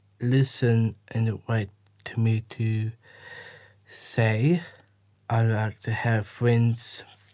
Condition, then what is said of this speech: Down syndrome. I am always grateful at people who listen and wait to me to say.